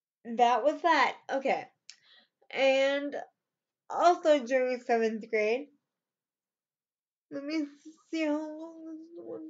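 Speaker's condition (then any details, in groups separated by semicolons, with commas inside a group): Cerebral palsy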